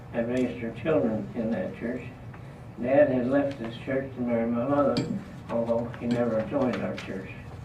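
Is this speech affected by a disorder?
Yes: Parkinson's disease; trouble talking.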